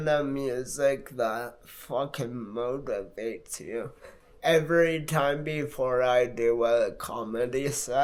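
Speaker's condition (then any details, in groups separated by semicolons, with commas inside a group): Multiple sclerosis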